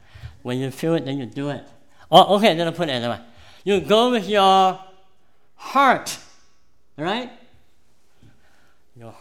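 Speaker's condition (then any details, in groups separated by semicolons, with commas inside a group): Cleft palate; congenital cleft palate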